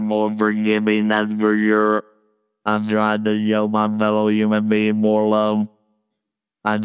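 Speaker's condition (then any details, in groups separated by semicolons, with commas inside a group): Laryngectomy, total laryngectomy with electrolarynx; hard to understand at first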